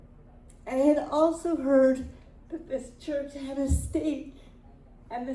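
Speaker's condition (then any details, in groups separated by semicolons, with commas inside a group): Cerebral palsy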